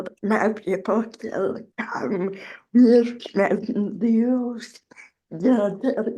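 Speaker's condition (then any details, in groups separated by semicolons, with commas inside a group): Generalized dystonia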